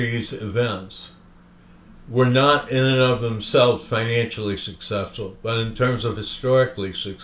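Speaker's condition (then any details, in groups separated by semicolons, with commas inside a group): Parkinson's disease; visible shaking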